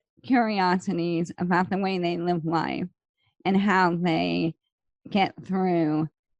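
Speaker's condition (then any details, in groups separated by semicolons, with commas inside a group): ALS; slow progressing form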